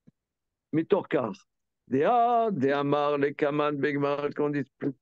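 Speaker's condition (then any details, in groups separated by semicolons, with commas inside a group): No condition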